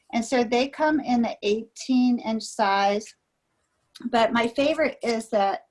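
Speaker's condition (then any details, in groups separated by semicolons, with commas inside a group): No condition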